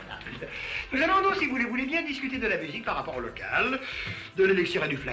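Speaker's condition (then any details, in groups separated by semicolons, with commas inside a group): No condition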